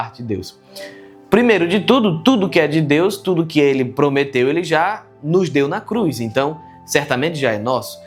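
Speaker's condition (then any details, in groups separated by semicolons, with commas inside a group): No condition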